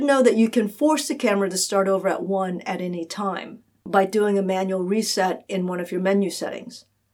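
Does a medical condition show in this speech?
No.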